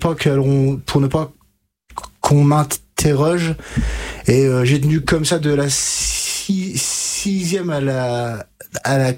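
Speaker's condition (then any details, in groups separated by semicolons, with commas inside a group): Stuttering; onset at age 5 to 6, untreated in childhood, severe until about age 20, therapy from 20; about 27 years since onset, years of therapy with Catherine Daubier, Nancy stuttering specialist, fluency techniques; blocks and repetitions now, formerly could not finish a sentence without blocking, froze reading aloud; repeated sounds, prolonged sounds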